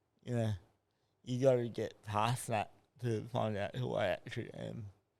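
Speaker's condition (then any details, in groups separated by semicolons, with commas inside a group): Cerebral palsy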